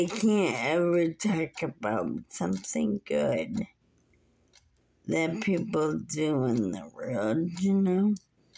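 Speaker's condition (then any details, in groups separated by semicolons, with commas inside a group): Muscular dystrophy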